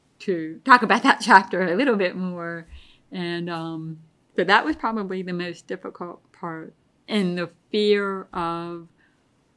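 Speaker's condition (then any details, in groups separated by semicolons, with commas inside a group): Deafness; pretty bad tinnitus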